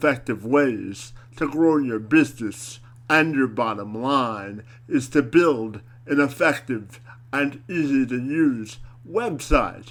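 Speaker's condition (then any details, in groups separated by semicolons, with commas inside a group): Cerebral palsy; from birth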